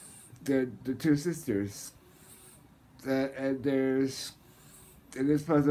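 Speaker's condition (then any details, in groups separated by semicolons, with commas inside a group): Muscular dystrophy, Duchenne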